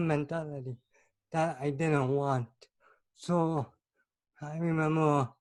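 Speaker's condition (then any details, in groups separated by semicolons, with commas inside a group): Cerebral palsy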